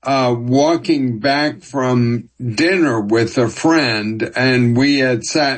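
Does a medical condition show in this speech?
Yes: ALS; onset as sudden jerky walking after sitting, diagnosed over two years after first symptoms; walking worsened from limp to cane, own voice banked via Team Gleason word banking program; speech audibly affected, formerly fast talker.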